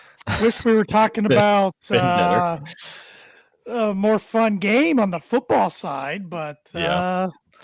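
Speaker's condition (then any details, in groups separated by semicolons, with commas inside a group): No condition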